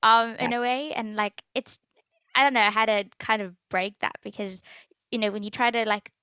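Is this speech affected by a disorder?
No.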